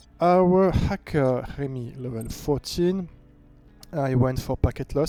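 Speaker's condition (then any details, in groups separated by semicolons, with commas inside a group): No condition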